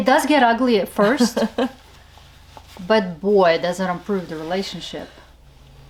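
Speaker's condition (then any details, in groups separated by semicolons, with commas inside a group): No condition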